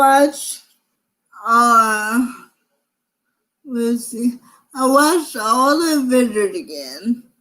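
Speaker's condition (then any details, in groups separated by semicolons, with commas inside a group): Cerebral palsy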